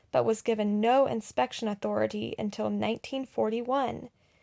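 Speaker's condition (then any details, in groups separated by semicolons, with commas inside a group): No condition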